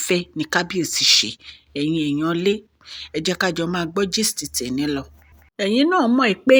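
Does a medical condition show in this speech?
No.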